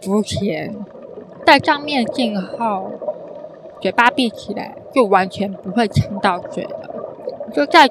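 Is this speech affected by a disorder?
Yes: congenital hearing impairment; congenital cochlear underdevelopment, cochlea missing one turn, skull opened for cochlear implant (电子耳); cannot hear clearly, relies on watching eyes and surroundings to communicate; intonation slightly different from typical speakers, can sound sing-song.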